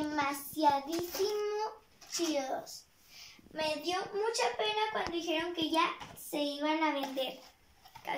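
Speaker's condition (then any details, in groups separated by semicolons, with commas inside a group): No condition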